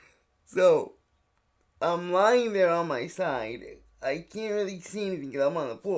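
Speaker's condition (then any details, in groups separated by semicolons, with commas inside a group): Cerebral palsy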